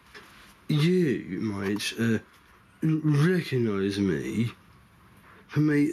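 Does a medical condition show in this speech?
Yes: Down syndrome; three copies of chromosome 21, from birth; age 38; told when very young would never read or speak.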